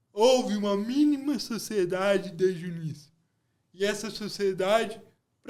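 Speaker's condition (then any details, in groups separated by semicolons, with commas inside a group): Cerebral palsy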